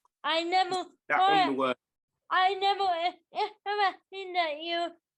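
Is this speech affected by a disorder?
Yes: cerebral palsy, spastic.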